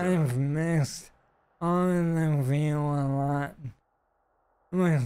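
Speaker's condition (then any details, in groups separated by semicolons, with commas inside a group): ALS; stem cell treatment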